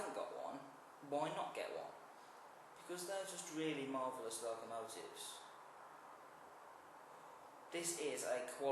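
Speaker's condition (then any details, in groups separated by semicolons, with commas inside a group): No condition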